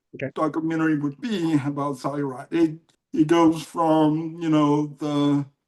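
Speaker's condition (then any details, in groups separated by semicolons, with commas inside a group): Cerebral palsy; mild case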